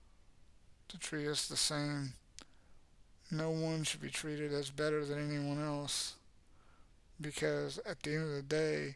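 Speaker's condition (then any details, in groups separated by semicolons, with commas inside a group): Cerebral palsy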